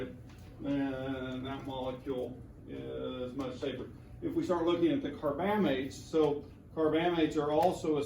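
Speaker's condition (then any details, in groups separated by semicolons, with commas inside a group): No condition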